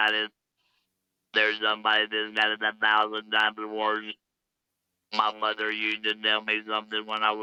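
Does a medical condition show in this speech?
Yes: laryngectomy, electrolarynx; diagnosed about a year ago, no current cancer signs.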